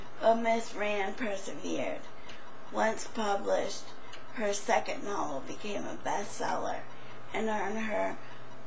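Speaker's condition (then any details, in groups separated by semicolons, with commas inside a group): Traumatic brain injury; car accident, multiple injuries; trouble speaking clearly, early whispering, letter board, liquid swallowing trouble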